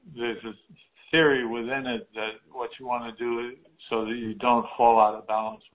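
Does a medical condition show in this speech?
Yes: Parkinson's.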